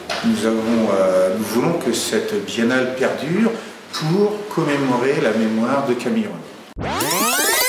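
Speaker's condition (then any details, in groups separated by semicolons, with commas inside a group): No condition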